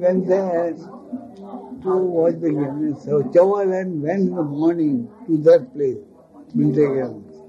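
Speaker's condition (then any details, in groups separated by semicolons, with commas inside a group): Speech loss after head injury; speech feels heavy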